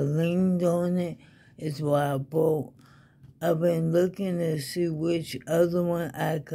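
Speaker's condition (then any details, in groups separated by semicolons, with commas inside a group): ALS; needs help with daily activities, fatigue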